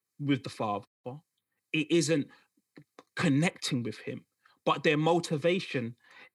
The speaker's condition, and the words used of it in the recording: Stuttering. And I have a stammer, and when you stammer, you're trying to get a word out, but there's all these other sounds which come out before that word.